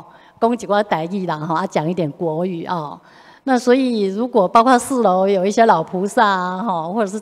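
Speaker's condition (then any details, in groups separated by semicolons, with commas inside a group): No condition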